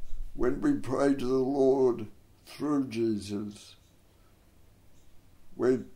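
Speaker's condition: Dystonia and cerebral palsy; hard-to-diagnose

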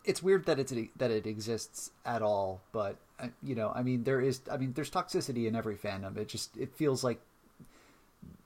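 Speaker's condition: No condition

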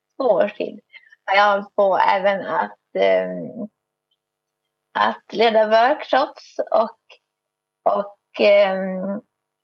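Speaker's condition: Cerebral palsy, spastic

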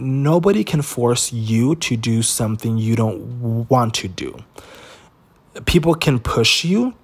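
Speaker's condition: Stutter; present since birth, lifelong; recording at 2:40 AM, stutter not edited out; less when alone or comfortable, worse when anxious, scared, nervous or excited, fear triggers stuttering, avoids talking, very quiet; prolonged sounds

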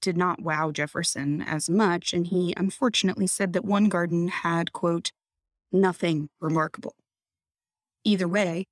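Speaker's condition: No condition

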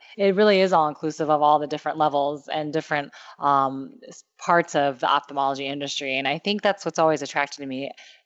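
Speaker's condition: No condition

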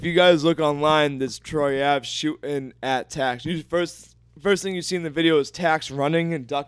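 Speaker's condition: No condition

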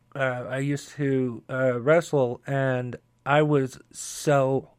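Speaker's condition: Stutter; stutters while speaking, apologizes for it; prolonged sounds, blocks

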